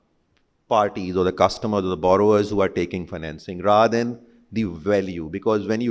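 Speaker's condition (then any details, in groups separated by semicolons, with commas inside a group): No condition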